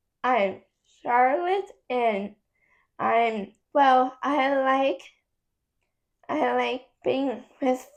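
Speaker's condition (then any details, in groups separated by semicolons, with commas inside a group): Cerebral palsy; affects muscles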